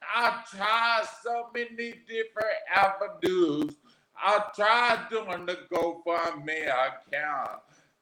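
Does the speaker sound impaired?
Yes: aphasia after stroke; aphasia after three strokes, onset as young man, wheelchair user; about 13 years since stroke; talks a little different, listeners must work to understand.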